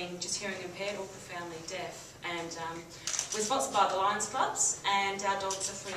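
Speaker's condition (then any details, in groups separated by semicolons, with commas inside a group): No condition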